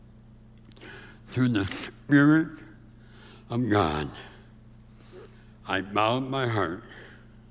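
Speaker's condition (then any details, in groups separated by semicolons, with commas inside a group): Severe speech impediment; impediment heard on radio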